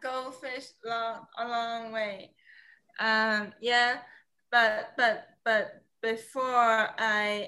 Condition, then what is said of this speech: Aphasia. I am aphasia, but I am better now. Yeah.